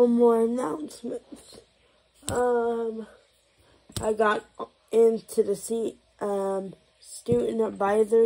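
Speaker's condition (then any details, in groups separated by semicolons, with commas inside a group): Cerebral palsy; tight muscles, increased muscle tone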